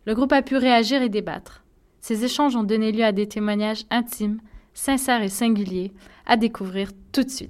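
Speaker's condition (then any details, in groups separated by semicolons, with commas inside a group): No condition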